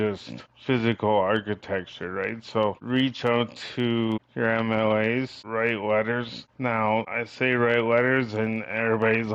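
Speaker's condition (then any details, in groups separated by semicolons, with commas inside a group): Cerebral palsy; from birth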